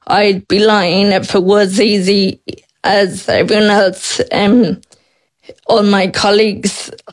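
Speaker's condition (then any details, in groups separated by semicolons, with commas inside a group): Friedreich's ataxia; diagnosed at 12 by professor King, Temple Street, onset late primary school, three spinal surgeries for scoliosis; speech expected to disappear within years, synthetic voice expected, swallowing to worsen needing thickeners, possible ventilator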